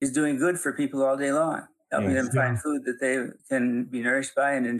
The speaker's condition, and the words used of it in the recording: Parkinson's disease. And I'll just keep on teaching and writing and speaking as long as he gives me physical ability to do that.